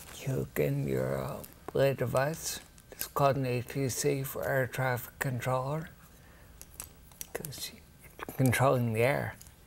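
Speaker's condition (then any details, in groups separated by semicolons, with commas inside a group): Ataxia; rare, progressive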